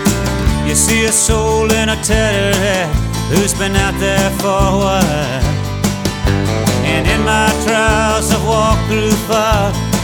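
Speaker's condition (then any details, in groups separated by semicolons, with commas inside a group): No condition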